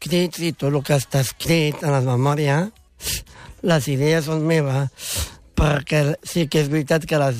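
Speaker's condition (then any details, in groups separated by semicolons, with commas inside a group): Down syndrome; congenital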